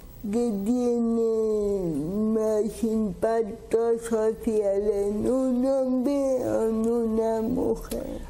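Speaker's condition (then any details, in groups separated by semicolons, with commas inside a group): Cerebral palsy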